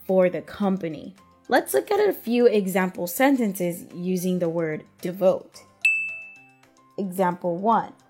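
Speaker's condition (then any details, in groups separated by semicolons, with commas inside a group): No condition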